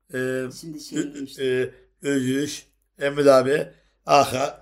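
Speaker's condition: Down syndrome; answers relayed by interpreter; hard to understand for strangers, host understands part, acquaintances more, family fully

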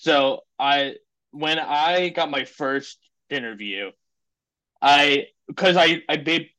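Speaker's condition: Stuttering; lifelong stuttering, father also stutters; words sometimes take longer to come out, may look tense when getting stuck; repeated words, blocks

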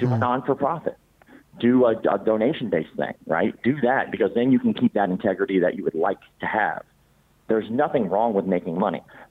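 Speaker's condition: Cleft palate; congenital

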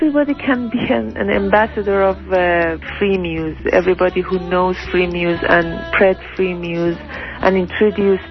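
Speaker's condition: No condition

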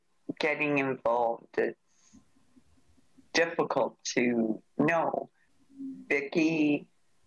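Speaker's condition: Aphasia after stroke; aphasia from stroke caused by stent, right arm and leg paralysis, walking regained through rehab; some years since stroke, difficulty with tasks using hands; affects ability to speak or process thoughts, thoughts reach mouth slowly

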